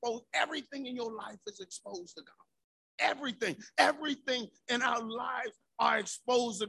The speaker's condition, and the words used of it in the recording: None; typical speech.